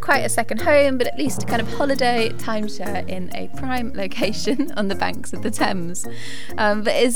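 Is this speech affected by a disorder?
No.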